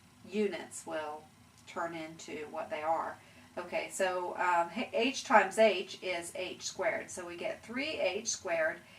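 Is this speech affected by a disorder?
No.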